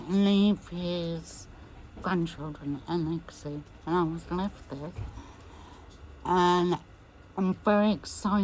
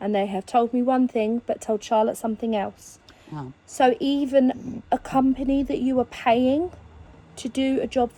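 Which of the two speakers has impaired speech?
The first: MND; 33 years since onset, lungs checked; voice may be difficult to understand.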